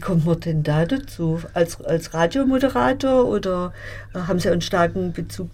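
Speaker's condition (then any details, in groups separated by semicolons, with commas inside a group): No condition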